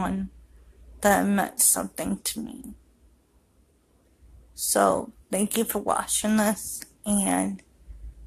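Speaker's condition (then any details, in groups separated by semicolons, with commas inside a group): Cerebral palsy; affects walking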